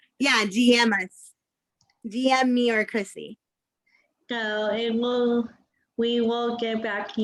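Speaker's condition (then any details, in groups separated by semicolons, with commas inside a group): Cerebral palsy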